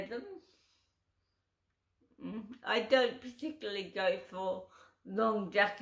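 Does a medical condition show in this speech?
Yes: cerebral palsy; uses wheelchair.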